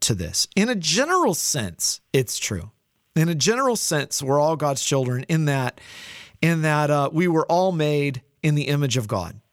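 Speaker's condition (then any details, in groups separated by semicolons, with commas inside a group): No condition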